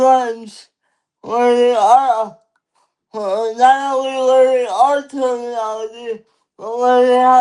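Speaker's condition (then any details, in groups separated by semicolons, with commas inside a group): Cerebral palsy; lifelong; limited energy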